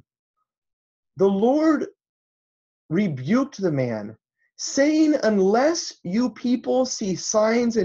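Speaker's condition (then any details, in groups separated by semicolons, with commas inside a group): No condition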